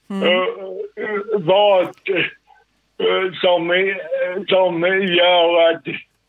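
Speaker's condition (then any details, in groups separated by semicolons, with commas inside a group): Cerebral palsy; sudden involuntary jerks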